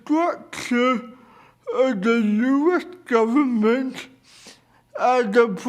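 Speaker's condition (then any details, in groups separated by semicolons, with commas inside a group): Cerebral palsy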